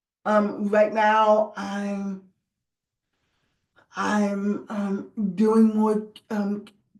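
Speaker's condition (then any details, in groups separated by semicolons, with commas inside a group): Cerebral palsy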